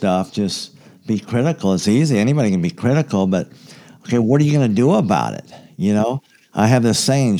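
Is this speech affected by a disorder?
Yes: cleft palate; congenital, very severe, not expected to live beyond a week, mouth and whole face not together; quiet as a child, stuttered when nervous.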